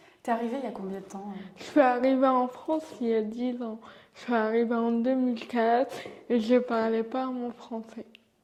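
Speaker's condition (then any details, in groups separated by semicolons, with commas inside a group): Cerebral palsy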